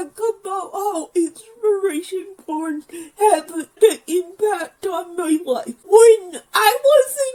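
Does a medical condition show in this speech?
Yes: physical speech impairment.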